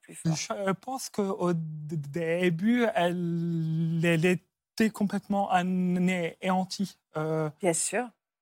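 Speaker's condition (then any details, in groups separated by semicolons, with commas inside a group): Stuttering; onset at about age 4 after grandmother's throat cancer, fluent before, once misdiagnosed as Gilles de la Tourette; no attempts to control stuttering; part-word and word repetitions, frequent euh fillers; repeated words, prolonged sounds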